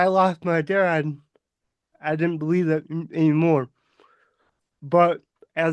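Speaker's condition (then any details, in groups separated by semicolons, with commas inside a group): Cerebral palsy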